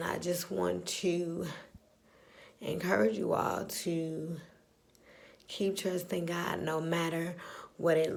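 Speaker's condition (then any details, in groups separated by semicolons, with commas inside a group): Spastic cerebral palsy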